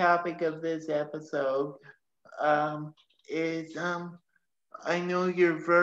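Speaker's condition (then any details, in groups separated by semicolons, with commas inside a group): Cerebral palsy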